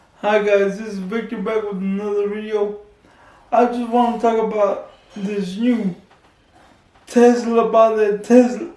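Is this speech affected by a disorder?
Yes: cerebral palsy.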